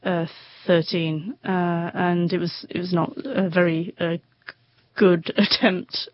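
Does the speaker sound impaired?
Yes: stutter; covert stutter, childhood onset, always mild, saw speech therapist when older but never stuttered openly there; not prevalent, attends British Stammering Association conferences; avoidance techniques, word swapping, often not speaking in childhood, later stuttering openly; here repeated words, blocks.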